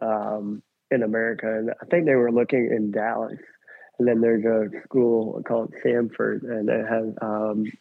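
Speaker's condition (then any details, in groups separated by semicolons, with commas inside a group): Cleft lip and palate; congenital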